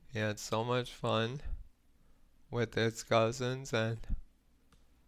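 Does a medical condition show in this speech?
Yes: ALS; cannot walk, Tobii eye-gaze texting, night ventilator, very low lung capacity, declines tracheostomy, acute hearing; recovering from recent cold, heavy phlegm, days on full-time ventilator, hospitalized, oxygen first night; voice got weaker.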